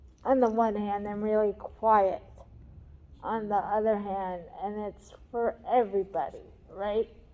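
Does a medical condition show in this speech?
Yes: cerebral palsy.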